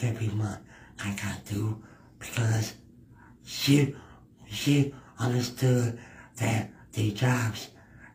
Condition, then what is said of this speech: Cerebral palsy. Throughout elementary, throughout junior high, and throughout high school, yeah. I was bullied because my speech, because of my, the way I talk,